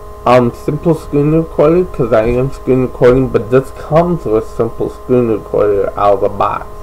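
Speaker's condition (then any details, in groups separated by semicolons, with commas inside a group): Cerebral palsy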